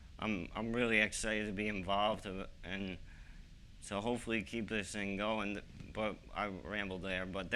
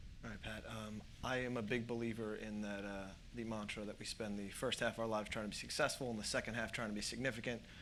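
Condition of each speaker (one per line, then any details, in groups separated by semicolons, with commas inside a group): ALS; arms too weak to use, young-adult onset; two years since diagnosis, slow progression, still walking, therapy; voice slightly weaker, swallowing slightly harder, large pills hard
No condition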